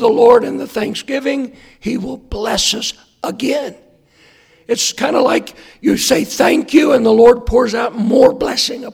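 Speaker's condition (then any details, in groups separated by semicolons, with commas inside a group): Hoarseness after vocal cord surgery; hoarse voice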